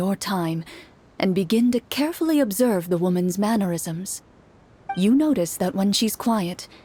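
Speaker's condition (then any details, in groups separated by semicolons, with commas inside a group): No condition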